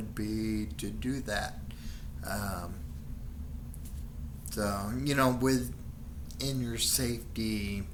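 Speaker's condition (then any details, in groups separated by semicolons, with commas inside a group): Friedreich's ataxia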